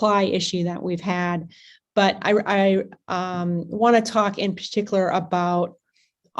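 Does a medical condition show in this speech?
No.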